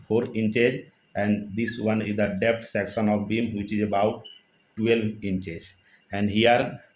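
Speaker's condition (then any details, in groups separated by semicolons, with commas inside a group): No condition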